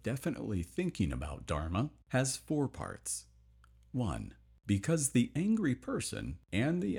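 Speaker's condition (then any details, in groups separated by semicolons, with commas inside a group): No condition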